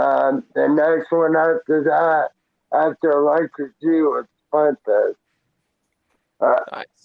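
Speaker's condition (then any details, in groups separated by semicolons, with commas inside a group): Traumatic brain injury; hit by car as pedestrian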